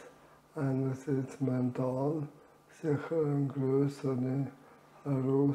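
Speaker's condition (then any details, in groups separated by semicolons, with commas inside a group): Amyotrophic lateral sclerosis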